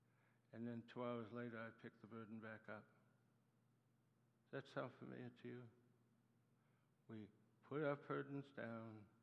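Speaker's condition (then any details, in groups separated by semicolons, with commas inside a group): Parkinson's disease; Parkinson's attacks muscles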